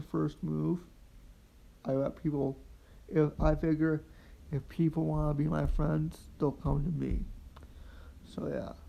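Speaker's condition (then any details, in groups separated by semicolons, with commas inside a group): Quadriplegic cerebral palsy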